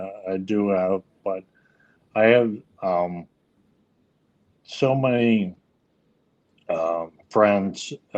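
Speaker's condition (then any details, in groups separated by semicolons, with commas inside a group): ALS; leg onset, later arm weakness; diagnosed about six years after onset, speech issues three-four years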